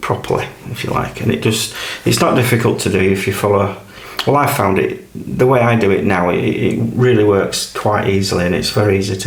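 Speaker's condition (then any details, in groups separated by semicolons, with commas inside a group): No condition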